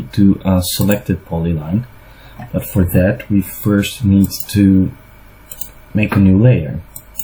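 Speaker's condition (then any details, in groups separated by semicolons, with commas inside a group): No condition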